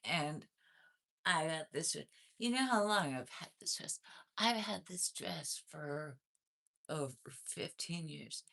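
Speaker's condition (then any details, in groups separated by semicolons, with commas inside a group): Cervical dystonia, essential tremor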